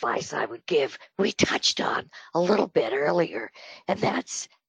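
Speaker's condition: Spasmodic dysphonia; breathy voice from Botox treatment, sounds like Marilyn Monroe

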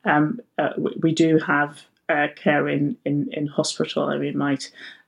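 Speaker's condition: No condition

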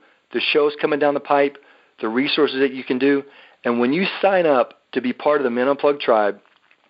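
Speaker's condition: No condition

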